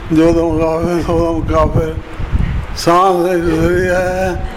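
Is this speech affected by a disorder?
Yes: difficulty speaking; self-reported difficulty speaking, keeps remarks brief, asks listeners to infer much from little.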